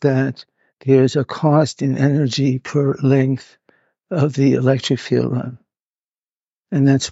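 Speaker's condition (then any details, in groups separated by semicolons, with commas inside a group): Parkinson's; now openly displayed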